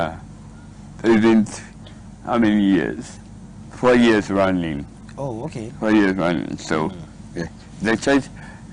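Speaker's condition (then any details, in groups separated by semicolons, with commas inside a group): Cerebral palsy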